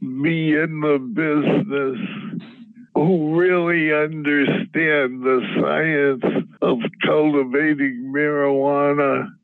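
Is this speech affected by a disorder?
Yes: Parkinson's disease; preferred by tincture dropper.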